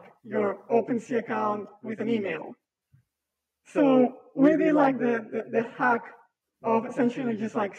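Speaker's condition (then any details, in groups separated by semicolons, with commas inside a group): No condition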